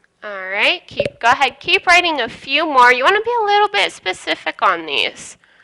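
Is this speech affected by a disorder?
No.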